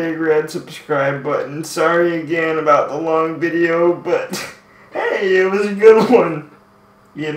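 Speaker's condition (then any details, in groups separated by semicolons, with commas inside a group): Cerebral palsy, mild; speech sometimes affected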